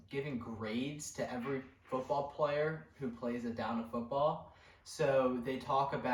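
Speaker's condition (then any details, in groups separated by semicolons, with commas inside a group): No condition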